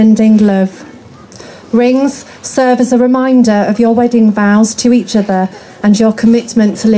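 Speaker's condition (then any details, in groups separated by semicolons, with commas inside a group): No condition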